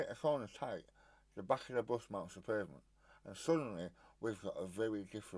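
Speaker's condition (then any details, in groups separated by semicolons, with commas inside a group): Stage 4 tongue cancer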